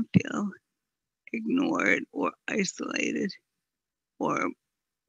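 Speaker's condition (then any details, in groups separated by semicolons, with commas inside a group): Multiple sclerosis; quadriplegic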